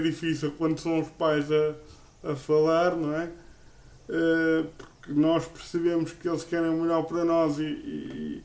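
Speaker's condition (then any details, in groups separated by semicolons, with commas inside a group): Cerebral palsy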